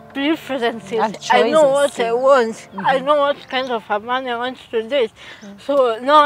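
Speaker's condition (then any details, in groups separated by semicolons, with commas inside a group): Cerebral palsy; from birth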